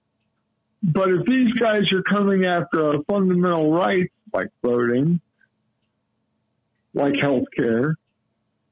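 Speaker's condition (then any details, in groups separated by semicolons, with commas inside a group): Cerebral palsy; lifelong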